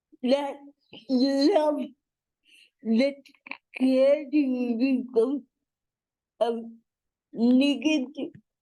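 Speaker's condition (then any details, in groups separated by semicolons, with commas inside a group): Cerebral palsy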